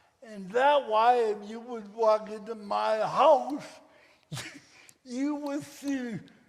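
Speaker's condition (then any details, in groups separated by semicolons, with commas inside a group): Cerebral palsy; from birth, affects coordination, walking and gait; speech affected, listeners may need time to understand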